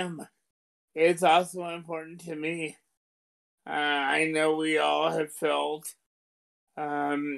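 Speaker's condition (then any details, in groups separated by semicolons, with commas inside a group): Cerebral palsy; present since birth; power wheelchair user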